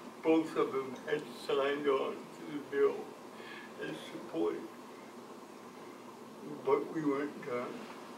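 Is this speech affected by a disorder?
Yes: cerebral palsy; from birth.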